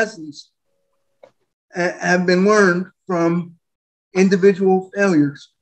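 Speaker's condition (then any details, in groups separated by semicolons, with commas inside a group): Spastic quadriplegic cerebral palsy; speaks clearly, easily understood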